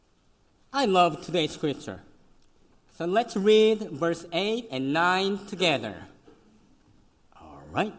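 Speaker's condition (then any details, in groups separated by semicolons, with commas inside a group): Cleft lip and palate, severe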